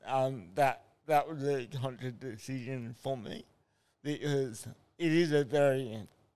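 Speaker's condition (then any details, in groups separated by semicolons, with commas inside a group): Spastic cerebral palsy; adult, constant pain, major fatigue, 200-300% extra energy use, slow writing and typing, sought therapy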